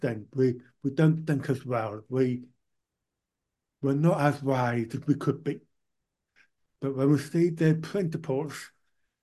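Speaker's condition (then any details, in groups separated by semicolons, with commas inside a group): Profound deafness, born profoundly deaf, cochlear implant; speech not too bad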